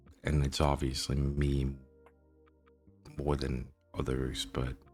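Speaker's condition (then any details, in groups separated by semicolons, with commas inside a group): No condition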